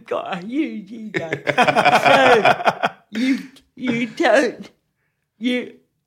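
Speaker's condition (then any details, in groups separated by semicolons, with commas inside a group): Cerebral palsy; careful movement needed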